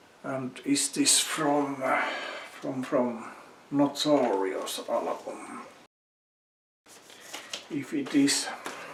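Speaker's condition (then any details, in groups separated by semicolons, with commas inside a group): No condition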